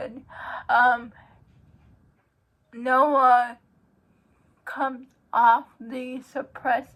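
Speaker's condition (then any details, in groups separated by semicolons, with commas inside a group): Cerebral palsy; uses wheelchair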